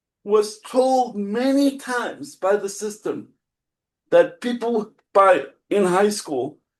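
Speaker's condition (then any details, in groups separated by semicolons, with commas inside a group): Cerebral palsy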